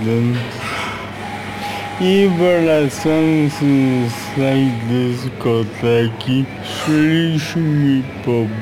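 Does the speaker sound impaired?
Yes: aphasia; acquired after accident, severe brain injury.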